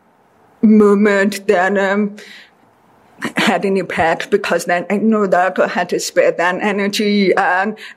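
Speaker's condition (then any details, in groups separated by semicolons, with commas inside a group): Deafness; deaf since childhood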